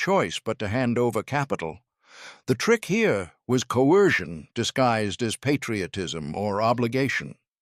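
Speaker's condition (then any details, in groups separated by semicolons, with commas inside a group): No condition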